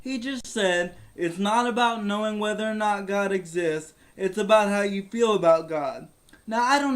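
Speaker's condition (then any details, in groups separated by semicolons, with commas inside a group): Cerebral palsy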